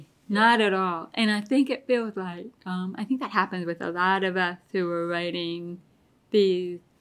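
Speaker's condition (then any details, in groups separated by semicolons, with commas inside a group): Deafness; relies on hearing aids and lip reading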